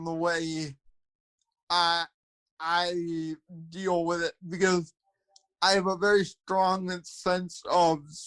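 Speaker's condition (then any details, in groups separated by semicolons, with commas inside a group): Cerebral palsy, spastic quadriplegia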